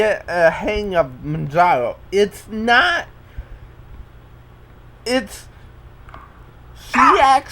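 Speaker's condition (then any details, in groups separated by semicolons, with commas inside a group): Cerebral palsy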